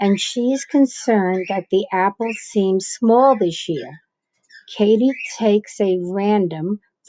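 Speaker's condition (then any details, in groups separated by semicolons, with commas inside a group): No condition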